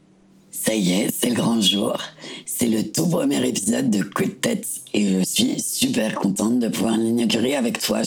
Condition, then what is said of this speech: Laryngectomy. J'ai été d'abord opérée d'une cordectomie, puis d'une laryngectomie partielle qui consiste à retirer une partie du larynx et des cordes vocales, d'où cette voix rauque que j'ai actuellement.